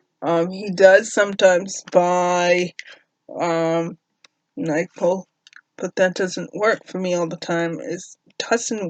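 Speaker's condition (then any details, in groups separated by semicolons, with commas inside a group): Cerebral palsy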